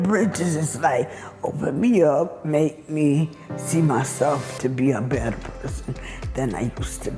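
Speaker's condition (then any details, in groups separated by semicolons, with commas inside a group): Brain injury; traumatic brain injury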